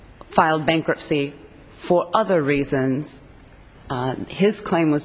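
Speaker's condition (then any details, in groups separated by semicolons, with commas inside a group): No condition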